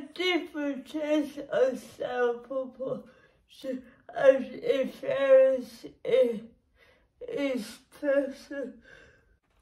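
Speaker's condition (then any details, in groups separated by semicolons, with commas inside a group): Cerebral palsy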